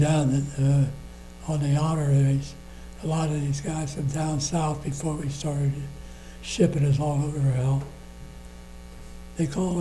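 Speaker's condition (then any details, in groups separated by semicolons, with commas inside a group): Parkinson's disease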